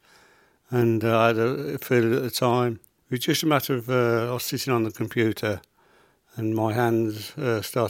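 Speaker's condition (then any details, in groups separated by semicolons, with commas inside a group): Parkinson's; symptoms possibly audible in voice, may sound quieter and slower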